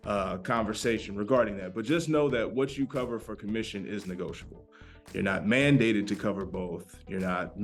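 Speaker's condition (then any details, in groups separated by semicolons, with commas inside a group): No condition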